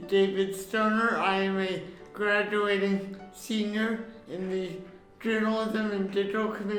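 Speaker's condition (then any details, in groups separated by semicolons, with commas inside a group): Cerebral palsy; legs more than hands, wheelchair, surgery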